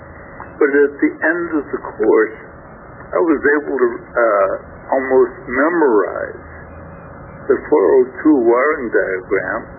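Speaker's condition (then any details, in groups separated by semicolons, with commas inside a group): Stroke affecting throat muscles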